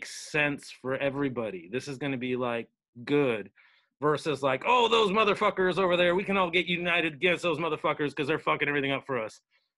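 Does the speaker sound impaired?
No.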